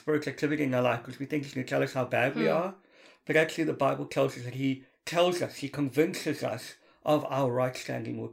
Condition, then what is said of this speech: Cleft palate. So my inability to hear, the hearing problems I've had, and the way I speak are the two things that I would say are the weakest things about me.